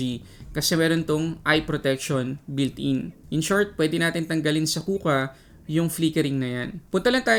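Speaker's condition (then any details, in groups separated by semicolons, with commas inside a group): No condition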